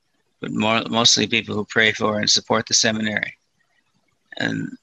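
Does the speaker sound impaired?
Yes: Parkinson's disease, mild.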